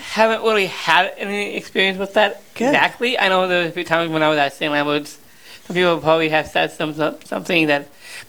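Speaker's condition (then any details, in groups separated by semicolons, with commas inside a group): Down syndrome; 32 years old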